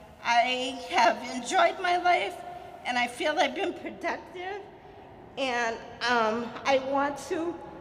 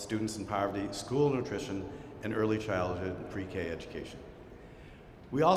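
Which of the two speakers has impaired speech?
The first: cerebral palsy.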